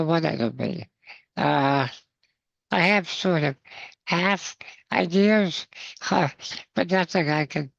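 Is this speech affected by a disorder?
Yes: spinal muscular atrophy.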